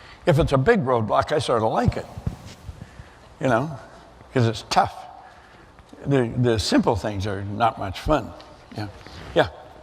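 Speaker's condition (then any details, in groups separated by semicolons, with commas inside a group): No condition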